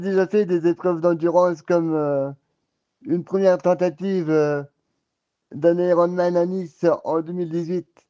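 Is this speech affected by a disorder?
Yes: cerebral palsy; cerebral palsy causing quadriplegia since birth; round-the-clock personal assistants, sophrology, pool and osteopathy sessions.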